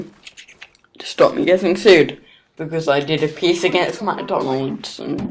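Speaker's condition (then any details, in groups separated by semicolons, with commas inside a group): Cerebral palsy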